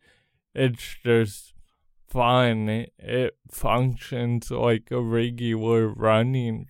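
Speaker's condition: Cerebral palsy; congenital

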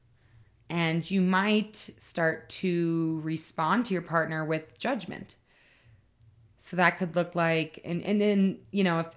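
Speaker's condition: No condition

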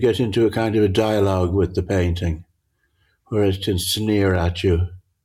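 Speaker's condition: Parkinson's; altered visual perception

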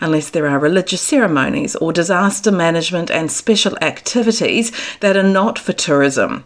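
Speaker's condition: No condition

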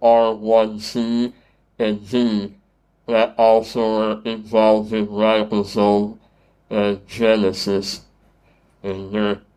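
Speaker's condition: Treacher Collins syndrome; congenital

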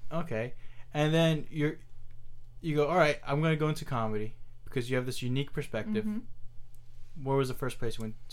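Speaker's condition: No condition

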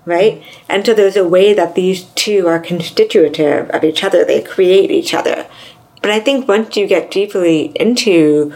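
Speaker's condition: Deafness, severe to profound; implant worse ear 34

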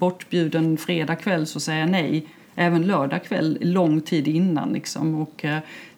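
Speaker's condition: No condition

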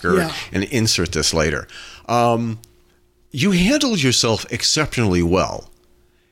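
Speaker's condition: No condition

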